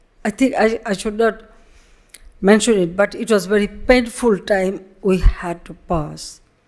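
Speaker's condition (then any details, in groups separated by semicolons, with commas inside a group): No condition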